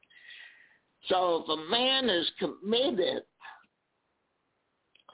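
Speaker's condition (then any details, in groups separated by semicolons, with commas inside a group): Spasmodic dysphonia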